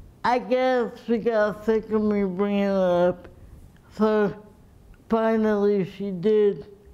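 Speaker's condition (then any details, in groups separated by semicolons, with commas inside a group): Cerebral palsy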